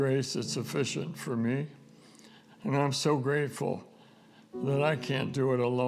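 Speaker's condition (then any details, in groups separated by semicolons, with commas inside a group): ALS; diagnosed almost two years ago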